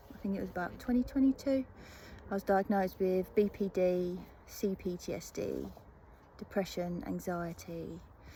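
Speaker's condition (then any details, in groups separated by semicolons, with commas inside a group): No condition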